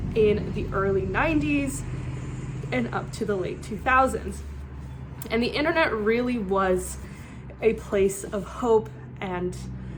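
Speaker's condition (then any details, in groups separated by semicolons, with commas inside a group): No condition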